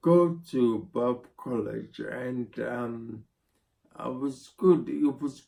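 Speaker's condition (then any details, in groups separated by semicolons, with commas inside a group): Spinocerebellar ataxia (sca7)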